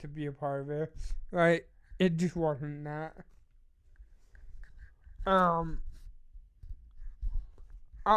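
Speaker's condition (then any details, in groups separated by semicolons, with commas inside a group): Cerebral palsy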